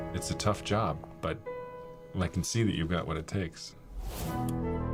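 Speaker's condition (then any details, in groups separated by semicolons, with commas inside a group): No condition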